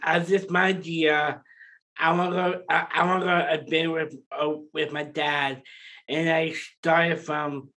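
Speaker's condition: Down syndrome; lifelong, adult aged 25

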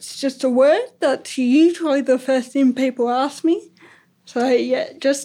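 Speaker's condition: Ataxic cerebral palsy; resuscitated

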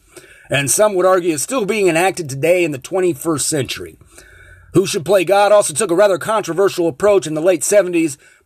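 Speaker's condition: No condition

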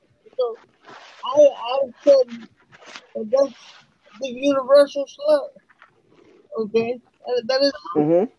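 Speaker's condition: Cerebral palsy; lifelong wheelchair use

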